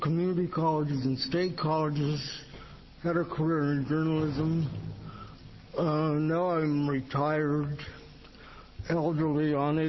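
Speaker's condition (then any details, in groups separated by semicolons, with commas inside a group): Cerebral palsy; lifelong cerebral palsy, stroke a year ago, walker needed for about a month after stroke; elderly, unable to function as before, weekly housekeeper through Oregon Project Independence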